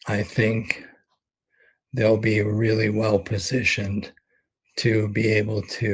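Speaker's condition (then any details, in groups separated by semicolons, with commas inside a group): ALS; expects to lose voice very soon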